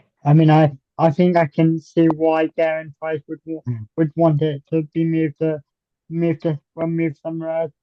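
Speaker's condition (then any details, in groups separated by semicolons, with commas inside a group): Cerebral palsy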